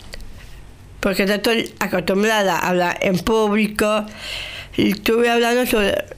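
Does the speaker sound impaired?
Yes: Down syndrome; with intellectual disability, age 35.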